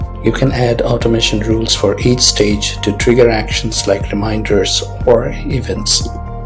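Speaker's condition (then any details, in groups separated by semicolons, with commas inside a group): No condition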